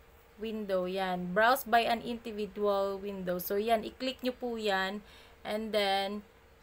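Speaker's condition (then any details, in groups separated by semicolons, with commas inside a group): No condition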